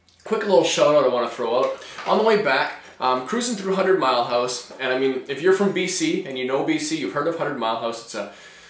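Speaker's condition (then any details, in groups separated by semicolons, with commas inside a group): No condition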